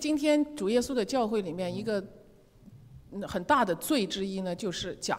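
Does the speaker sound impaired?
No.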